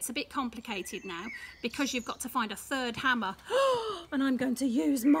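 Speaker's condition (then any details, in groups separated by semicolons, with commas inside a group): No condition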